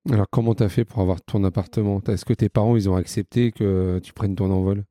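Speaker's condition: No condition

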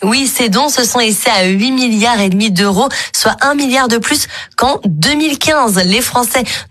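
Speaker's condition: No condition

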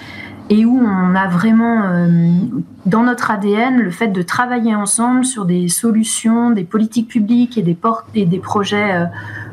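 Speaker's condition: No condition

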